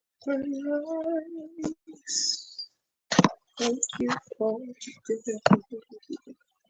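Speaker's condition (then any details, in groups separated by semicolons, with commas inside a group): No condition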